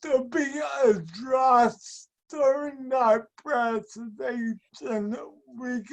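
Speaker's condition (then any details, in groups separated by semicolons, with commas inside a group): Speech and mobility impairment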